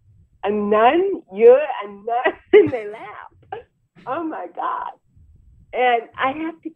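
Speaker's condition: Cerebral palsy; very slow handwriting

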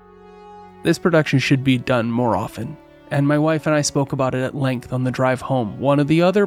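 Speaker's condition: No condition

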